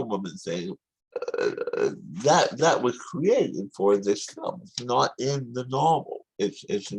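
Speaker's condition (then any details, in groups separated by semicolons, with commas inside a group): Tongue cancer surgery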